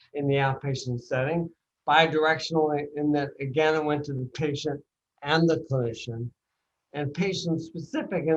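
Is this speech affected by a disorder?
Yes: bulbar onset ALS, mild.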